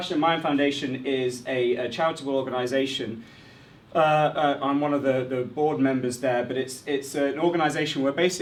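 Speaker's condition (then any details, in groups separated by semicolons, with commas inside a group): No condition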